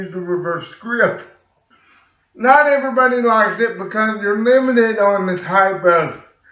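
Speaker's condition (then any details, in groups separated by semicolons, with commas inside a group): Cerebral palsy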